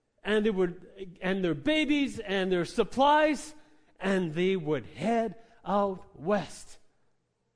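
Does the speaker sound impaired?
No.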